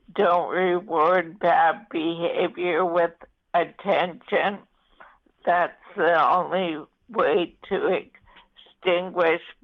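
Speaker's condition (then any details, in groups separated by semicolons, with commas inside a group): ALS; voice affected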